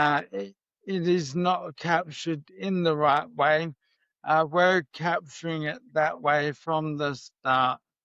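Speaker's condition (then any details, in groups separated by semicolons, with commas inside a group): MND; voice may sound shaky from clonus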